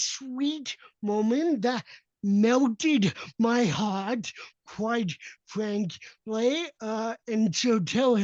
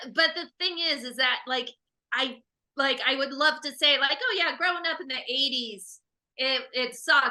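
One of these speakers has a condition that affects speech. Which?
The first: cerebral palsy; present from birth, uses walker and wheelchair; speech impediment, tense timbre, alcohol temporarily eases it.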